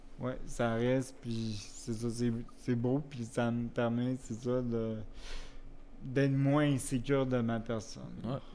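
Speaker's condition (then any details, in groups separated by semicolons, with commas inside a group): Cerebral palsy; wheelchair use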